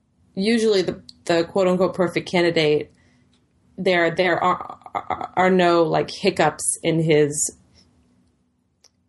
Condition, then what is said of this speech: Stuttering. There are some situations where stuttering can be hard and challenging, but I'm not trying not to stutter.